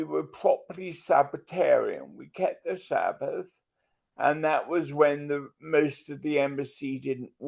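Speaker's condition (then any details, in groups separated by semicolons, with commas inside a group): Multiple sclerosis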